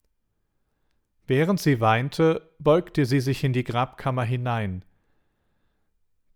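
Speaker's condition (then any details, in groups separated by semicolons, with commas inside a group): No condition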